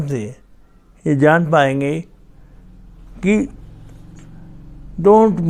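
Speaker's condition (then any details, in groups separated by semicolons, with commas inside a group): Cerebral palsy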